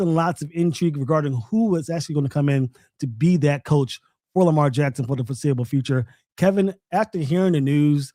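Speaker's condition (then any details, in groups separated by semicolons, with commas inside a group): No condition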